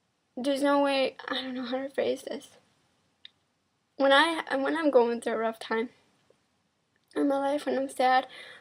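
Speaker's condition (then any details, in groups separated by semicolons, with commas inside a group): Cerebral palsy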